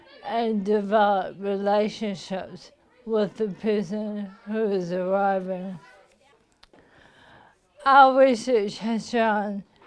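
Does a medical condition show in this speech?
Yes: motor neuron disease.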